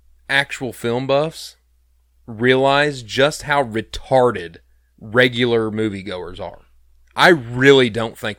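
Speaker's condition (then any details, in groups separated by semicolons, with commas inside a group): No condition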